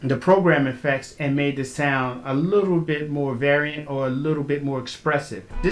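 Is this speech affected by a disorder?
No.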